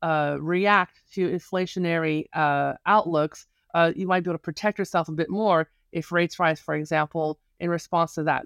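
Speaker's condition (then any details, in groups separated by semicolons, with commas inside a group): No condition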